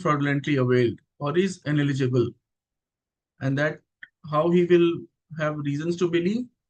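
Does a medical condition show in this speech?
No.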